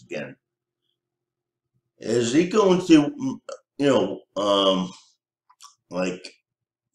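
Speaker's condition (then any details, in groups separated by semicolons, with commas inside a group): Cerebral palsy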